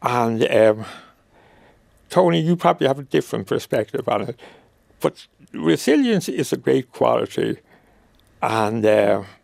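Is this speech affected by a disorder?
Yes: motor neuron disease; may get out of breath while talking, voice still sounds characteristically like himself.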